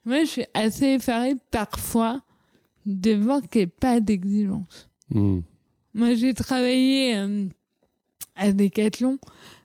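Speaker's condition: Cerebral palsy; childhood speech

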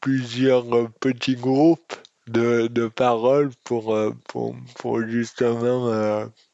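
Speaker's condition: Dystonia; congenital

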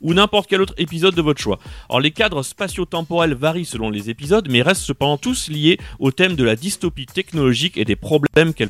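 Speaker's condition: No condition

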